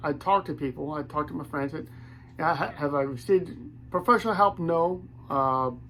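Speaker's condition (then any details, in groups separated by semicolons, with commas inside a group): No condition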